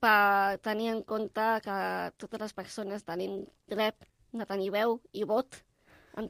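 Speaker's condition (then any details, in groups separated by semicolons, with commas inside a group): Down syndrome; can do all tasks others do but more slowly, four hours instead of one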